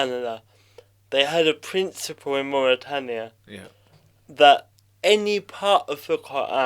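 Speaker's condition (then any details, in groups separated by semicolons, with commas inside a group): Cerebral palsy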